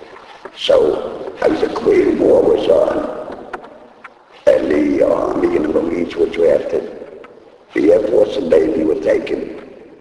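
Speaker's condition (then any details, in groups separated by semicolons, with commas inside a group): Laryngectomy; needs thumb to talk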